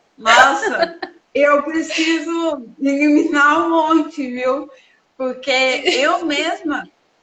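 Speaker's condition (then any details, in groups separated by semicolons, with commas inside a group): Cerebral palsy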